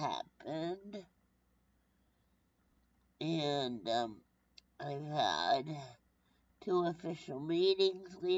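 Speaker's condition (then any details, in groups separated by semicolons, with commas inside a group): Brain injury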